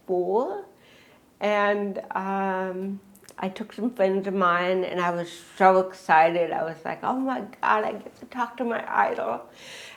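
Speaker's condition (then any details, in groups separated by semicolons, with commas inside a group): Cerebral palsy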